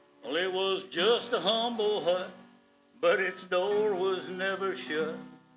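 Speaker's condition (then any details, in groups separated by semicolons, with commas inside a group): No condition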